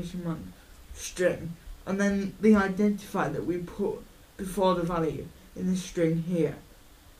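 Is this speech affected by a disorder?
Yes: cerebral palsy.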